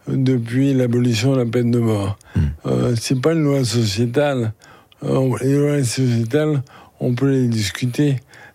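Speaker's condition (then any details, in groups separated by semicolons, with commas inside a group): Charcot disease (ALS); aged 66, lost use of legs, arms and hands, life expectancy given as 1 to 3 years; expects to lose voice within days or weeks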